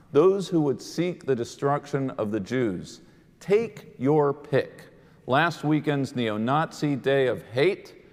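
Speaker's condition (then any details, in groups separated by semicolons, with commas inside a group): No condition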